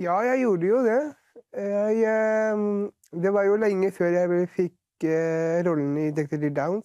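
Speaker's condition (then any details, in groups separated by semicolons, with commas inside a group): Down syndrome; present since birth; age 43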